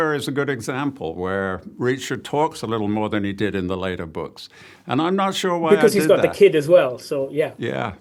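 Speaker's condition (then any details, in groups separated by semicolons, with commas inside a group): No condition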